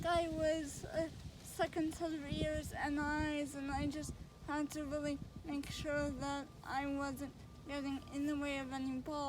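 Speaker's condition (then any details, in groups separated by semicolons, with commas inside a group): Cerebral palsy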